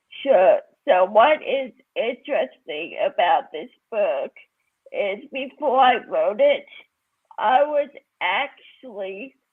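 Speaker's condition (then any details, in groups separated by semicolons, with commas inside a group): Cerebral palsy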